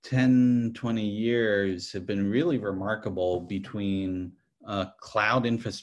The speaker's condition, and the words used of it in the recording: None; typical speech.